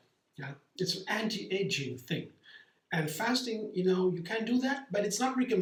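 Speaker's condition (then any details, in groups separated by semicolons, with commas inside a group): No condition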